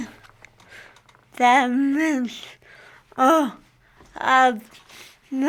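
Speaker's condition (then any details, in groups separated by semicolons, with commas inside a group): Cerebral palsy; from birth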